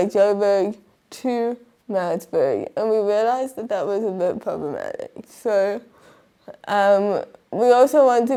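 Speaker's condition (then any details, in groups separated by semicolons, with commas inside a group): Cerebral palsy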